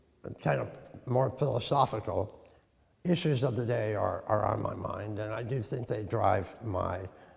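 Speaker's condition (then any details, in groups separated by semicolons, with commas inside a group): Tongue cancer; treated in the past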